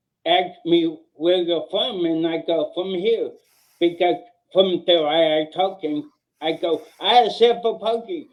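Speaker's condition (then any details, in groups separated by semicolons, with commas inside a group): Cerebral palsy; mildest kind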